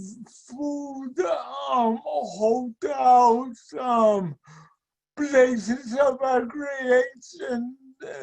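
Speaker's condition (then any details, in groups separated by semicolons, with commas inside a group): Speech and mobility impairment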